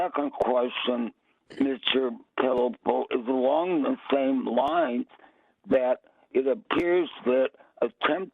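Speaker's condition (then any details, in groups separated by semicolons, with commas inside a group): Vocal cord cancer; difficulty speaking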